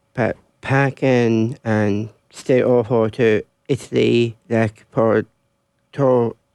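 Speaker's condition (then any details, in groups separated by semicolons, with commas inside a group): Down syndrome; congenital, lifelong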